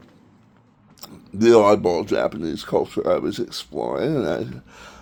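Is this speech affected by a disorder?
Yes: tongue cancer surgery, tongue graft.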